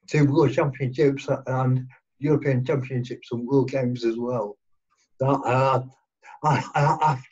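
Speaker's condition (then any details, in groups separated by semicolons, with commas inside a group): Cerebral palsy; present from birth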